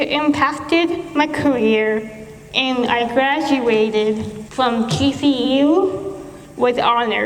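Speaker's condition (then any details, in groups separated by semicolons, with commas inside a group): Cerebral palsy; speech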